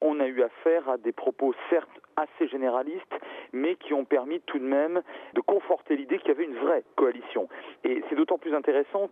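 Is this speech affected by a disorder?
No.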